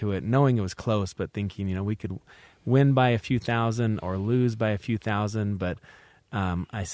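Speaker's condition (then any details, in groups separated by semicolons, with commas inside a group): No condition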